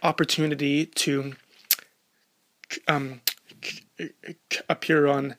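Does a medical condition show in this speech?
Yes: stuttering; stuttering since age 3 or 4, nearly entire life; stuttered openly in first on-camera interview, did not disclose or apologize; here blocks.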